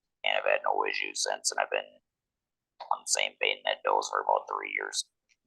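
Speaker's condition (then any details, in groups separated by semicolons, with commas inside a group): Laryngectomy, electrolarynx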